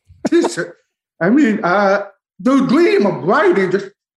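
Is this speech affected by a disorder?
Yes: profound deafness, bilateral, from spinal meningitis; both ears, onset about 18 months old, spinal meningitis destroyed auditory nerve.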